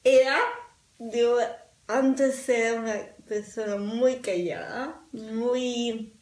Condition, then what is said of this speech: Cerebral palsy. Siempre <laughs> le digo a la gente a mi paciente que yo hago como una persona con trago.